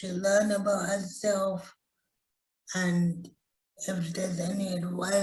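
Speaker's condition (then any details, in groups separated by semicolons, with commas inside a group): Cerebral palsy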